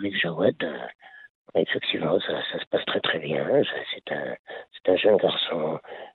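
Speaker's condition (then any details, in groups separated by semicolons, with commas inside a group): Laryngeal cancer; part of lung removed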